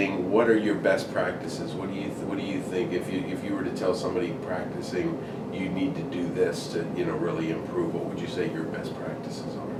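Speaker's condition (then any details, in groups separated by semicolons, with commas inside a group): No condition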